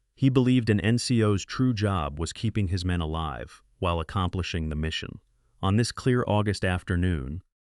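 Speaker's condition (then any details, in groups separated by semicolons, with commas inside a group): No condition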